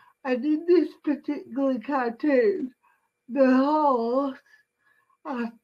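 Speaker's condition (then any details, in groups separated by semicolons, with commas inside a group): Cerebral palsy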